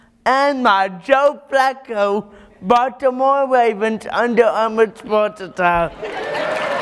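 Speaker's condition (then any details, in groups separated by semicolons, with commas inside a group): Cerebral palsy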